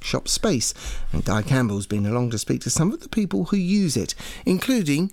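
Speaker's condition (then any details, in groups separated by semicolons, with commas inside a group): No condition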